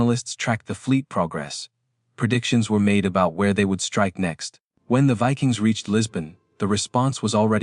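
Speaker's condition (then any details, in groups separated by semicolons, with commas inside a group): No condition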